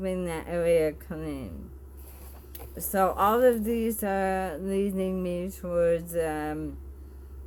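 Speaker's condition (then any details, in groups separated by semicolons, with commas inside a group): Bulbar onset ALS; bulbar onset, tongue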